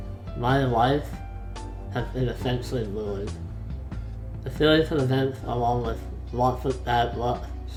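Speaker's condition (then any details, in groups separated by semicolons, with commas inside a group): Facial palsy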